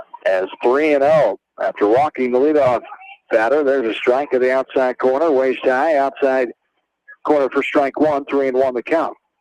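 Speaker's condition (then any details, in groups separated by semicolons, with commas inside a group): No condition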